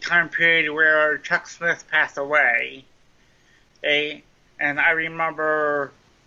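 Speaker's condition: Cerebral palsy; mild cerebral palsy

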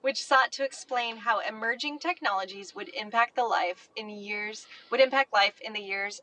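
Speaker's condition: No condition

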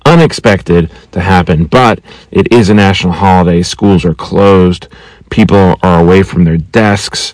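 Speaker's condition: No condition

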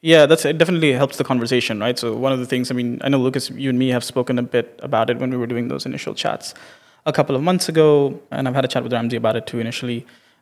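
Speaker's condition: No condition

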